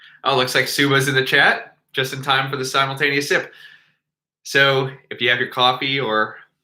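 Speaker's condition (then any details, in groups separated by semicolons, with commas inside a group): No condition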